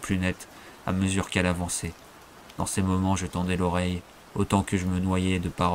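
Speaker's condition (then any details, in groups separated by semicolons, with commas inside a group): No condition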